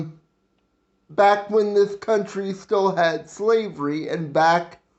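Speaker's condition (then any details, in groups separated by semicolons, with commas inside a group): Cerebral palsy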